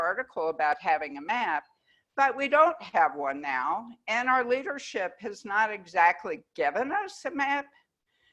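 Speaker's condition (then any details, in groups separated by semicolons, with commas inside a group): No condition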